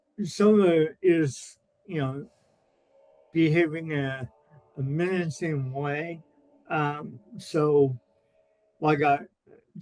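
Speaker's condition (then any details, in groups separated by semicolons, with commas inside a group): Cerebral palsy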